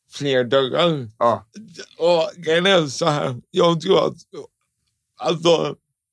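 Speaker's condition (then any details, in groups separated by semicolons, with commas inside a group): Cerebral palsy; tongue completely stiff in childhood, speech therapist to train speech, speech impediment now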